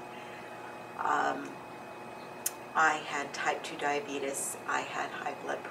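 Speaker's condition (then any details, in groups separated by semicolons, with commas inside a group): No condition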